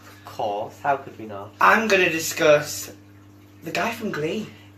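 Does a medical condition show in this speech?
No.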